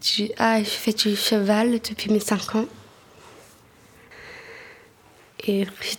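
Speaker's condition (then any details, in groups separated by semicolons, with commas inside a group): Down syndrome; trisomy 21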